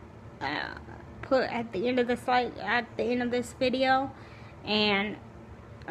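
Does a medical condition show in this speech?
Yes: cerebral palsy; mainly right side, right hand contracted; no current therapy.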